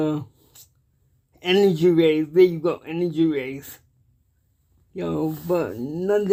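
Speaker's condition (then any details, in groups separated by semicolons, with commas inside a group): Cerebral palsy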